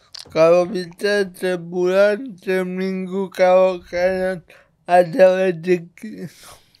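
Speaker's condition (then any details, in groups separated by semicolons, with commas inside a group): Cerebral palsy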